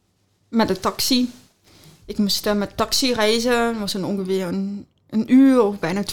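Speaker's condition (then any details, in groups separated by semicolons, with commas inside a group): Deafness with cochlear implant; congenital, implant from age two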